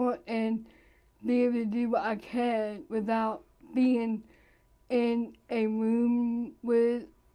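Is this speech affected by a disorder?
Yes: cerebral palsy; present from birth.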